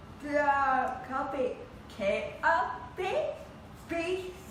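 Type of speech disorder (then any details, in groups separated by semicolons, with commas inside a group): Apraxia of speech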